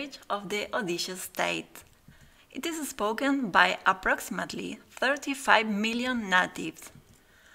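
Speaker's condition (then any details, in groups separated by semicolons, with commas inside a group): No condition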